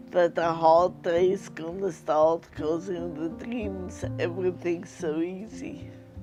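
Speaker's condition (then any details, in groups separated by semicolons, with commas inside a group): Multiple sclerosis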